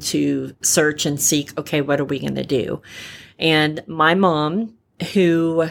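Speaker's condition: Repaired cleft palate; only one surgery lifetime

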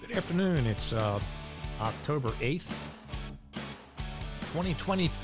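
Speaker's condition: No condition

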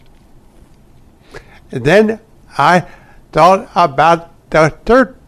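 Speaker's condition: Stroke; speech affected

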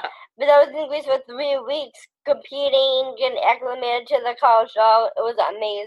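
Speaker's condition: Down syndrome

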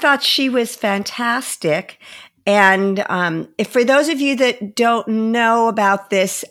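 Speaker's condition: No condition

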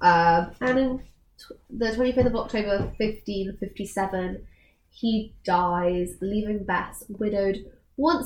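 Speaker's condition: No condition

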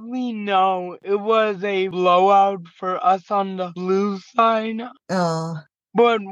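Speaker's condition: Cerebral palsy; very mild physical disability, slight tremors during the day

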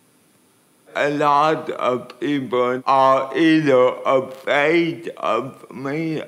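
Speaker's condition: Cerebral palsy; sometimes wearing on body

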